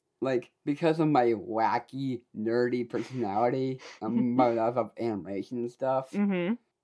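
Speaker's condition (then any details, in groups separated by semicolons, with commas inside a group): Down syndrome; able to do public speaking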